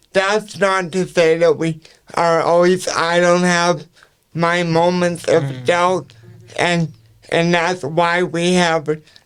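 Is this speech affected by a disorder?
Yes: cerebral palsy; speech affected to an extent.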